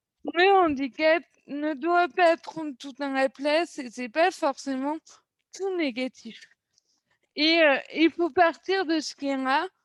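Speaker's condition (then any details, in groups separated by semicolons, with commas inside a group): Cerebral palsy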